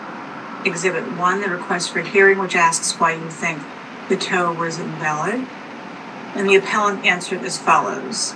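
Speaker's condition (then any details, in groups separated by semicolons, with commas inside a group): No condition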